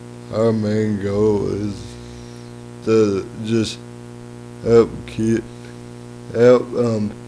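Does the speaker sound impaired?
Yes: cerebral palsy; lifelong.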